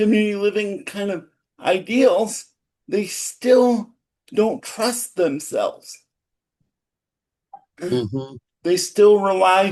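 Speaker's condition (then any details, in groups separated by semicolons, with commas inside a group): Cerebral palsy; spastic type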